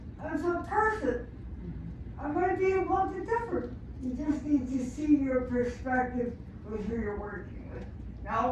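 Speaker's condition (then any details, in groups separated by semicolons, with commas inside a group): Traumatic brain injury; speech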